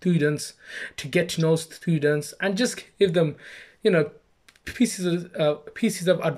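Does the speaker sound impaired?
Yes: stammer; stammer since childhood, mocked and imitated by other kids from primary school; age 26, saying own name takes a long time; struggles saying own name, stammers less with put-on Birmingham accent or exaggerated speech; here prolonged sounds, blocks.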